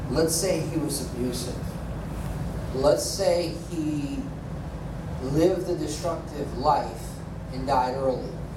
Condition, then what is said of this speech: No condition.